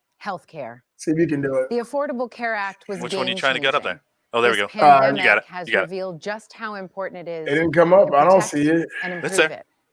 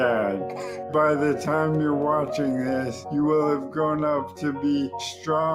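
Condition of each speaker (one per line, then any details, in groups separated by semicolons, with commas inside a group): No condition
ALS; rapidly progressing whole-body paralysis, uses wheelchair; speaks through computer voice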